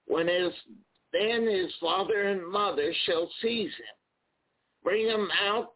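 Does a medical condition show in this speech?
Yes: spasmodic dysphonia; recent Botox injections into vocal cords; unsure whether voice is coming across all right.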